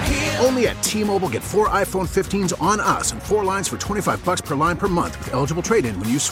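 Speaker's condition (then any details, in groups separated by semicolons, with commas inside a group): No condition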